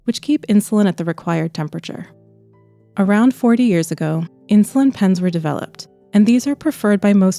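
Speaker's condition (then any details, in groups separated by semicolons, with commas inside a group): No condition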